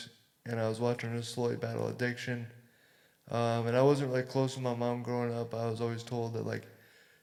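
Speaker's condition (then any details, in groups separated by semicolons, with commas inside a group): Cerebral palsy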